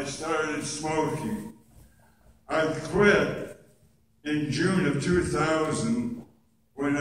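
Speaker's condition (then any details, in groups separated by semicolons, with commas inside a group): Oral cancer; base of tongue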